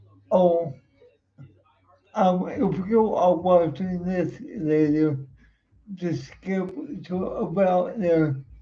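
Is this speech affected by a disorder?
Yes: cerebral palsy; speech noticeably affected.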